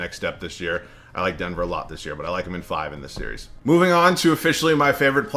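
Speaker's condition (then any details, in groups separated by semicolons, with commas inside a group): No condition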